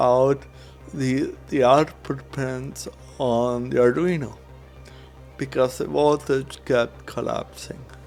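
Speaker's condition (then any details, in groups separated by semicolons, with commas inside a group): Cerebral palsy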